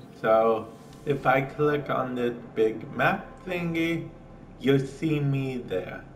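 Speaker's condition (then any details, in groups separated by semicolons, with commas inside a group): Cerebral palsy; affects speech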